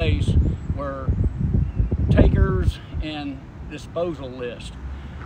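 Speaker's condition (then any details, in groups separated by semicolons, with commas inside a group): No condition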